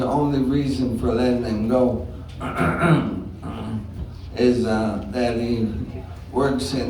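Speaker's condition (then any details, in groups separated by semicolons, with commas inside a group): ALS; some speech trouble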